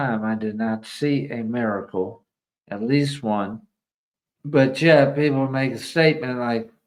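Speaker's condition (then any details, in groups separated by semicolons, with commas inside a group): ALS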